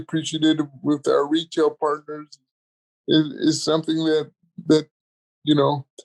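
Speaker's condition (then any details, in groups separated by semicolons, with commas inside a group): Cerebral palsy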